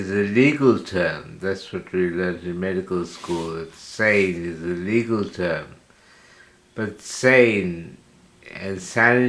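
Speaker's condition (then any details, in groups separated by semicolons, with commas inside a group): Slurred speech from poisoning; hypersalivation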